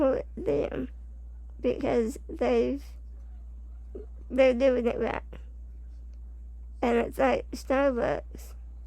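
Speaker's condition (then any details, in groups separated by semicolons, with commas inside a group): Spinal muscular atrophy type 2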